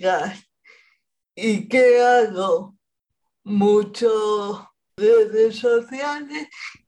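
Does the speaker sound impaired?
Yes: cerebral palsy; present at least 40 years.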